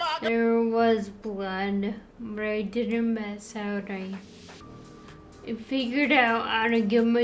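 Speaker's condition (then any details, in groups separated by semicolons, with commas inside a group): Friedreich's ataxia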